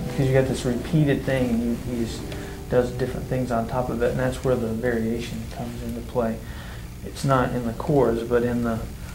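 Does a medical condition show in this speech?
No.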